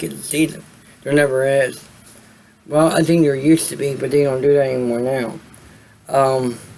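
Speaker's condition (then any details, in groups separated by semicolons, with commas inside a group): Cerebral palsy; voice sound affected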